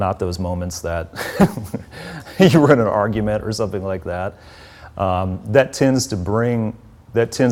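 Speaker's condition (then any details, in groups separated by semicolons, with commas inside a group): No condition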